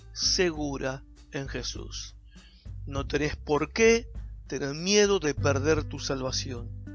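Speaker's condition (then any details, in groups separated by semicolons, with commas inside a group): No condition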